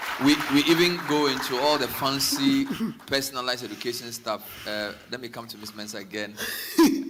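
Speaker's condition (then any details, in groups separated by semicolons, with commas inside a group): No condition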